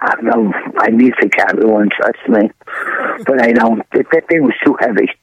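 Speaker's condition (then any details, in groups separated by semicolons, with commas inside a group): Throat cancer; multiple surgeries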